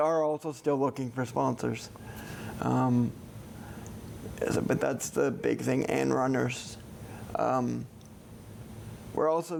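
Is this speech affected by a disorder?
Yes: cerebral palsy; present from birth; about 35 years since birth, never ventilated.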